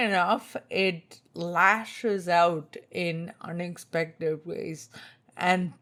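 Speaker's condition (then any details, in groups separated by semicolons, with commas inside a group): Spinocerebellar ataxia type 2, SCA2; tongue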